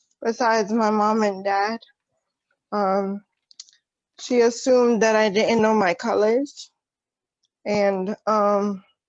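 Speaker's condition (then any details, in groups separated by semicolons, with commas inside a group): Cerebral palsy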